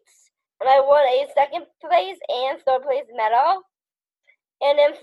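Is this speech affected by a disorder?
Yes: Down syndrome.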